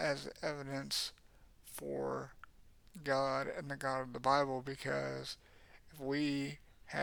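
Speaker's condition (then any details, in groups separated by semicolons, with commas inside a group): Cerebral palsy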